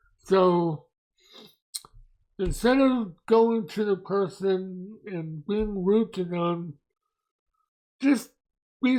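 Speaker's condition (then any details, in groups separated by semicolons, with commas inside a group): Mobius syndrome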